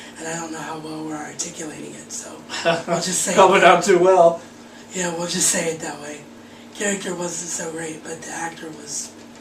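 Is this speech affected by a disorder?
Yes: cerebral palsy; wheelchair bound.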